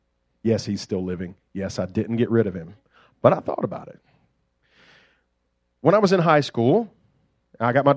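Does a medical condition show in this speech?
No.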